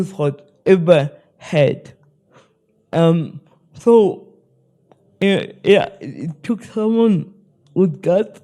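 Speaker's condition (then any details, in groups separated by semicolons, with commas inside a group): Spastic cerebral palsy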